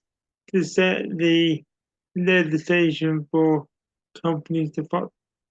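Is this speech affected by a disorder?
Yes: cerebral palsy; audible speech impairment.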